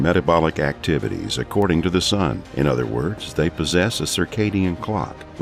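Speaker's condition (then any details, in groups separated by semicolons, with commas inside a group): No condition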